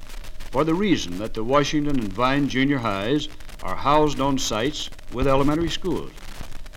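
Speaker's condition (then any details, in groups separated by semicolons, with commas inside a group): No condition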